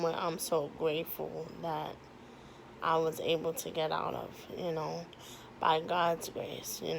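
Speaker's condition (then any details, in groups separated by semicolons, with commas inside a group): Cerebral palsy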